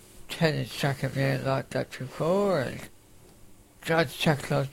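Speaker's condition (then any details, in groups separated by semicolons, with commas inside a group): Facioscapulohumeral muscular dystrophy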